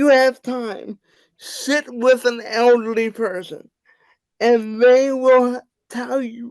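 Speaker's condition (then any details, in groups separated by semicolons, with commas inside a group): Cerebral palsy; wheelchair user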